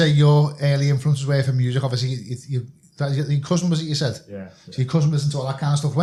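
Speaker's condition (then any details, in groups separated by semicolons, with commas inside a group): No condition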